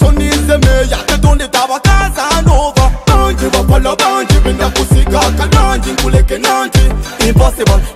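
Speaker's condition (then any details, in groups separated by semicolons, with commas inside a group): No condition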